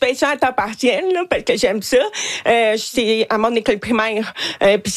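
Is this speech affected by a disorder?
Yes: hearing loss; hard of hearing; hard to tell who is speaking in groups, uses raised hands, writing, pointing; own singing described as not nice, linked to hearing loss.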